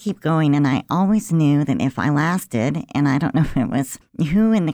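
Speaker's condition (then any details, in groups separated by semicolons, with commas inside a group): Cleft lip and palate; about 50-some years ago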